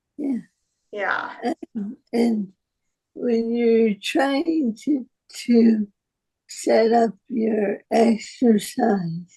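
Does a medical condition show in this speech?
Yes: Parkinson's disease.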